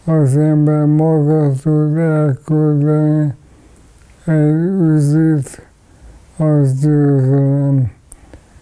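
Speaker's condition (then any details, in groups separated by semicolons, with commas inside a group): ALS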